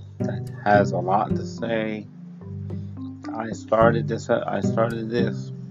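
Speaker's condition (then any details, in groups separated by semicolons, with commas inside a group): Cerebral palsy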